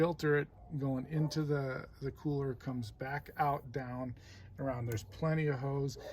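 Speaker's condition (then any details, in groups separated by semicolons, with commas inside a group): No condition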